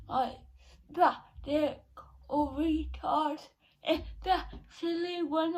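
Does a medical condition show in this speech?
Yes: cerebral palsy; not quadriplegic.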